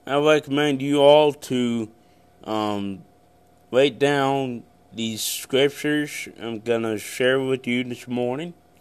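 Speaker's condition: Cerebral palsy; congenital cerebral palsy, born with condition, wears glasses

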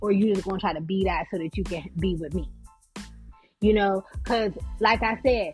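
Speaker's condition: No condition

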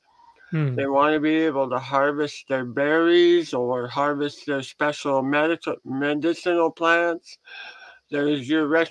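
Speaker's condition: Head and neck cancer surgery; large tumor removed from side of neck

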